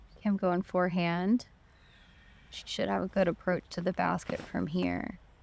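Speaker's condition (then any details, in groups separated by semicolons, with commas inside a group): No condition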